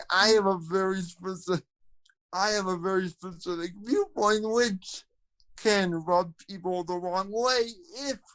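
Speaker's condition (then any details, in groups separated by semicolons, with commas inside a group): Cerebral palsy, spastic quadriplegia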